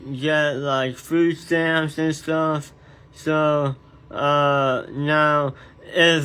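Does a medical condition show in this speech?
Yes: tongue cancer surgery.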